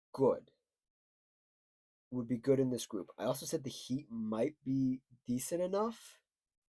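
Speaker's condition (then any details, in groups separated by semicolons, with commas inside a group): No condition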